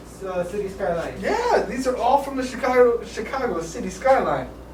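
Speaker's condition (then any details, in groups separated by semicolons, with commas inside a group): No condition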